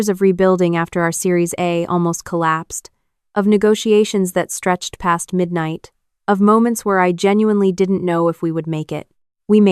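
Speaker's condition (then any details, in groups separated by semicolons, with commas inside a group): No condition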